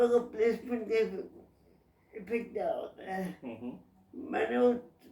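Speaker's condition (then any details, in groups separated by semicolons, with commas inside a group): Cerebral palsy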